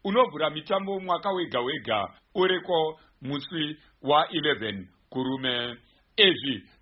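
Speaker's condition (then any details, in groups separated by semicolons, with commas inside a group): No condition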